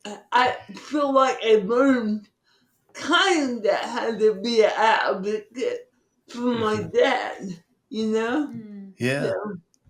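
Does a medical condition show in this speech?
Yes: cerebral palsy; from birth.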